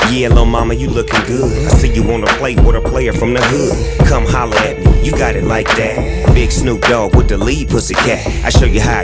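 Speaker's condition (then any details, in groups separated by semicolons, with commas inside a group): No condition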